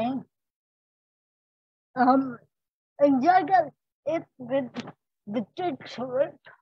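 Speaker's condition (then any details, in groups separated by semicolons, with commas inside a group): Cerebral palsy; brain damage, motor problems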